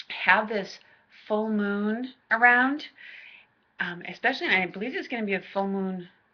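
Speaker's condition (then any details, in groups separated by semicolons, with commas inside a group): No condition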